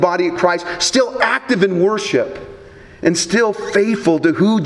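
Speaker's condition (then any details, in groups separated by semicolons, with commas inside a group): No condition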